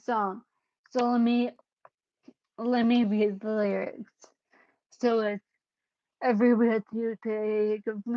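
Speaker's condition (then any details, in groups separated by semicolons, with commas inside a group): Cerebellar ataxia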